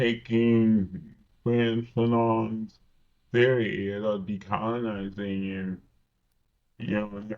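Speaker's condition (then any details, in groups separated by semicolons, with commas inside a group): Cerebral palsy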